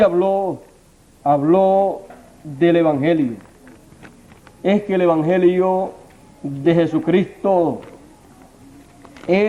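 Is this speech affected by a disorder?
No.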